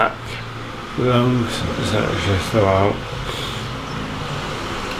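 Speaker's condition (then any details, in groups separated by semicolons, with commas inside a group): Motor neurone disease; affects speech and walking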